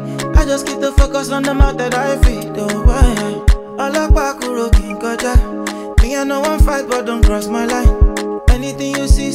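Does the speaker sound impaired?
No.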